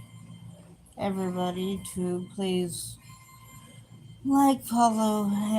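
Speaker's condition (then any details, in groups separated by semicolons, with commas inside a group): Cerebral palsy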